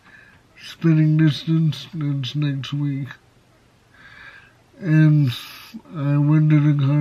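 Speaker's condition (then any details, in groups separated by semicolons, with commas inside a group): Cerebral palsy, severe; spastic type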